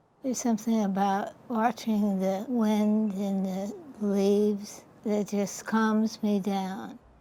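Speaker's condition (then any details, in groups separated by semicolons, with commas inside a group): Parkinson's disease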